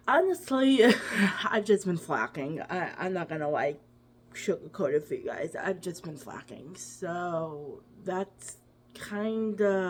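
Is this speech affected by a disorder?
Yes: cerebral palsy, quadriplegic.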